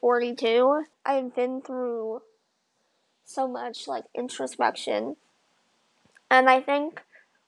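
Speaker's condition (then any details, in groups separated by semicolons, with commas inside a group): Bilateral cleft lip and palate; nose and palate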